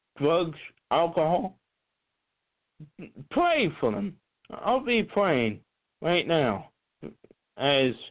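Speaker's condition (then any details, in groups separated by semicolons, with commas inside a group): Cerebral palsy; visible to casting agents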